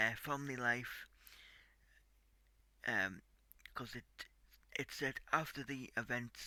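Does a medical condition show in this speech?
Yes: cerebral palsy; tight muscles.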